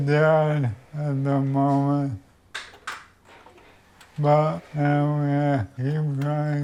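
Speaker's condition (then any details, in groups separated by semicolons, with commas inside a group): ALS; rapidly progressing whole-body paralysis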